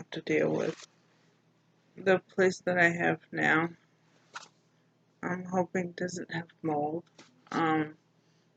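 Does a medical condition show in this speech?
Yes: mild cerebral palsy.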